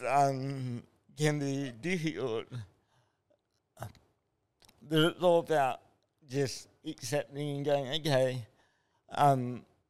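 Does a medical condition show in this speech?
Yes: spastic cerebral palsy; spastic type from birth, 37 minutes without breath, brain damage, tight muscles, involuntary movements, poor balance; adult, constant pain, major fatigue, 200-300% extra energy use, slow writing and typing, sought therapy; predicted never to walk or talk, prediction proved wrong.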